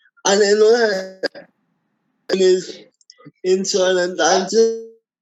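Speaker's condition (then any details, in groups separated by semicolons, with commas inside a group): Cerebral palsy; wheelchair user since childhood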